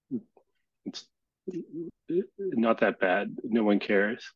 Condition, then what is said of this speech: Stuttering. There's just something about that time pressure that it takes you right back to childhood.